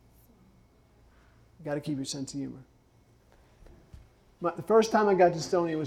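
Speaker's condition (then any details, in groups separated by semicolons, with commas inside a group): Parkinson's; cognitive issues, impaired multitasking and judgment, fatigue, stopped working as lawyer at 48; some speech issues, ice water harms vocal cords, drinks warm water, speech therapy judged unnecessary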